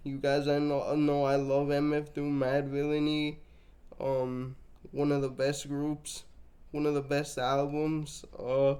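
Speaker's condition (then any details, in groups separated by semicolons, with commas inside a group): Cerebral palsy, mixed, mild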